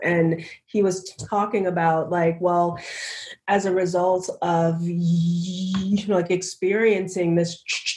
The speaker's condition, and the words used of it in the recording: Stuttering. And then, excuse me, I have a little bit of cold.